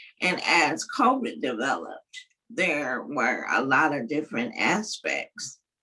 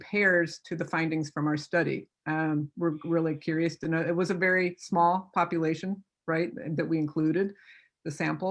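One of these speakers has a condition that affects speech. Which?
The first: cerebral palsy; uses wheelchair or mobility device.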